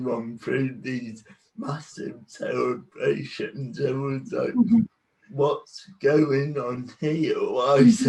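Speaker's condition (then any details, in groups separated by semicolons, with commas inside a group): Cerebral palsy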